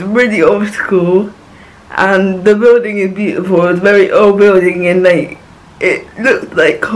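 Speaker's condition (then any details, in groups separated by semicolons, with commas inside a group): Cerebral palsy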